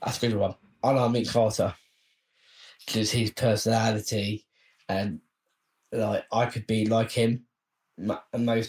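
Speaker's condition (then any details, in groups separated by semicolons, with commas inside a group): Down syndrome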